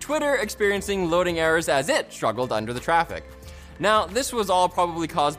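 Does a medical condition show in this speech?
No.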